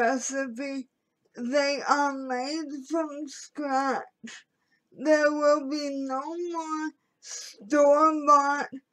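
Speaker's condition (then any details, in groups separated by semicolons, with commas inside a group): Cerebral palsy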